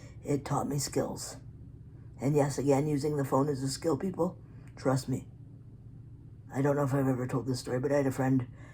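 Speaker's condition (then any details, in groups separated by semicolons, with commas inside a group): Cerebral palsy; physically disabled; articulate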